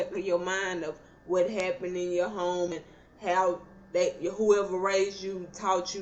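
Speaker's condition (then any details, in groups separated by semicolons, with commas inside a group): Cerebral palsy; not paralyzed, can stand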